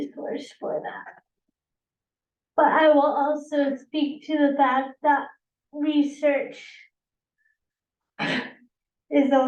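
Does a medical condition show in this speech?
Yes: cerebral palsy.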